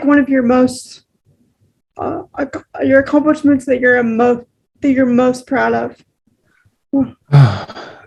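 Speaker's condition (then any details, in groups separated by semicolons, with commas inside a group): Cerebral palsy, spastic, mild; power wheelchair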